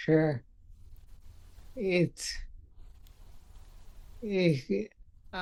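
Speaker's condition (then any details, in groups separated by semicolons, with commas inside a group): Multiple sclerosis; muscle relaxants, very tired; voice awkward, relaxants make voice harder to control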